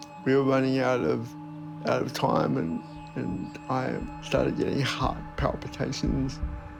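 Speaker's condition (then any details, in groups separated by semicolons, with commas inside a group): Cerebral palsy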